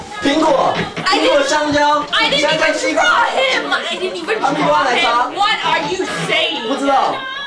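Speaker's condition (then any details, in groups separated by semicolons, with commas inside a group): No condition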